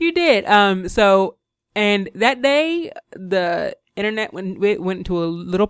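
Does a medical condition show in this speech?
Yes: stuttering; long-standing mild stutter, not severe enough for echo ear device, never used one, past episodes edited; occasional stutter, mostly unnoticed by listeners; lip smacks, filler vocalizations before words to avoid blocks, word substitution, formerly answered phone yellow; here repeated sounds, prolonged sounds.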